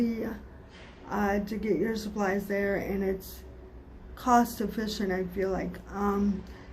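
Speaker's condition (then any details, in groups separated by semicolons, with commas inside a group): Cerebral palsy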